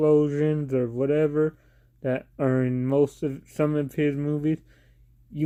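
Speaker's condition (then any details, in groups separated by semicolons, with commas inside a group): Cerebral palsy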